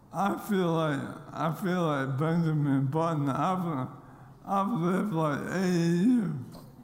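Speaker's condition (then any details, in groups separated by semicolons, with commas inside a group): ALS; continuing to lose abilities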